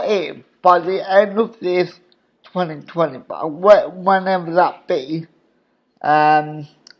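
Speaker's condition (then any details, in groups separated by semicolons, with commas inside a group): Cerebral palsy; obvious speech impediment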